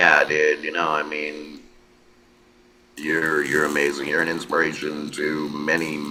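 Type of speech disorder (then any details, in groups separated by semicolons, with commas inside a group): Electrolarynx speech; laryngectomy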